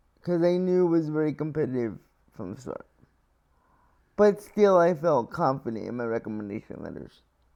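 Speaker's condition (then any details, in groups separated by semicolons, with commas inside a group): Cerebral palsy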